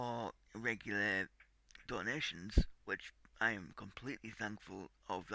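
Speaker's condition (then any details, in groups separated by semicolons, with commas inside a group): Cerebral palsy; tight muscles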